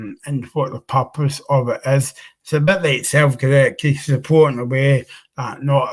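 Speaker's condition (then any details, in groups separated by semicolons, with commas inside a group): Cerebral palsy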